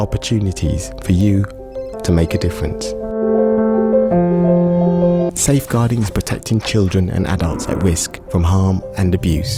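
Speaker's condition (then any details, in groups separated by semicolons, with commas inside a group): No condition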